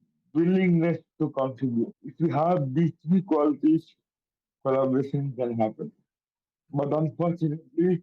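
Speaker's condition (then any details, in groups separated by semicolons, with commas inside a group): Cerebral palsy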